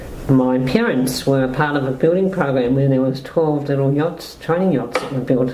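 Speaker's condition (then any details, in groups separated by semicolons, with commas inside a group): Motor neuron disease-like muscle disease; slowly progressing motor neuron-like disease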